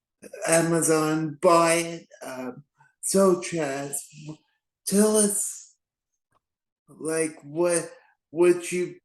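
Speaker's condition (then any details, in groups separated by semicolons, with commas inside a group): Cerebral palsy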